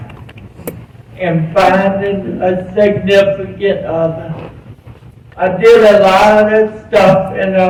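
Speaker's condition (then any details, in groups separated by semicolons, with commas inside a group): Cerebral palsy; present from birth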